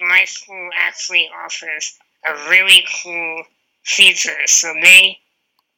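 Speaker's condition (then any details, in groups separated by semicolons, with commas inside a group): Spinal muscular atrophy; about 2 years since diagnosis, on Spinraza injections, severe symptoms after first injection, ICU stay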